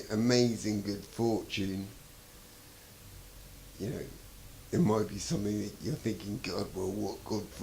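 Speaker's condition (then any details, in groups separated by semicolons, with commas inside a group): Traumatic brain injury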